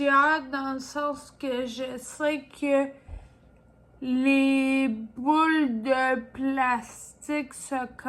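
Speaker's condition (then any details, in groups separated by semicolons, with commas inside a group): Ataxia; degenerative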